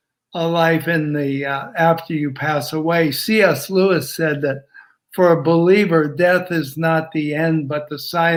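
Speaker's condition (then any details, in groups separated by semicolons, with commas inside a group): ALS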